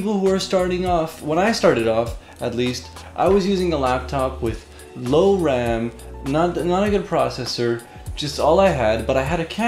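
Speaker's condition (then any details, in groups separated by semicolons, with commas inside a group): No condition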